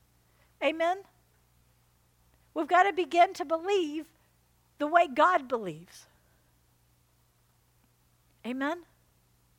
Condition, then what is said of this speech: No condition.